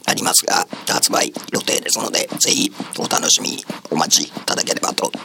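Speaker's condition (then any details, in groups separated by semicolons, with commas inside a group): Laryngectomy, esophageal speech; larynx removed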